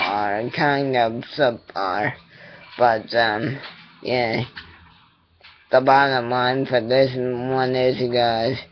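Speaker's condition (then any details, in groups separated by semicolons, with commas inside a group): Cerebral palsy; attending therapy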